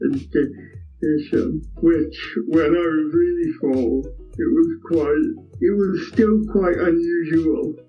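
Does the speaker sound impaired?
Yes: cerebral palsy; cerebral palsy from brain damage at birth, physical only, affects walking and balance; speech impairment, affects speech and swallowing.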